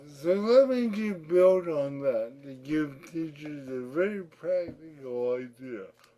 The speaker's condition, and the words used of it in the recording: Cerebral palsy. I'm picking up the glass. I've got an academy performance going here. You imitate my voice. My whole show goes out the window.